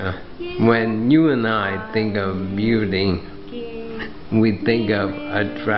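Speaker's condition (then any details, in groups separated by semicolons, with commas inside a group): ALS; affects speech and breathing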